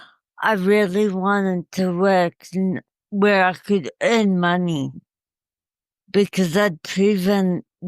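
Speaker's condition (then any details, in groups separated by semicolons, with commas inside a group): Cerebral palsy; uses wheelchair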